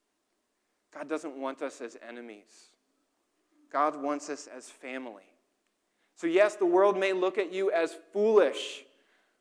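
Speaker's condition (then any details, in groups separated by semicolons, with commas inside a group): No condition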